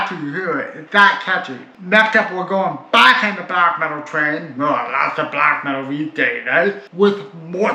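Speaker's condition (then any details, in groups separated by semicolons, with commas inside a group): Cerebral palsy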